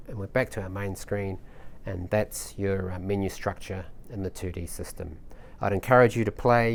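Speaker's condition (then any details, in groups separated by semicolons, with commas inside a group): No condition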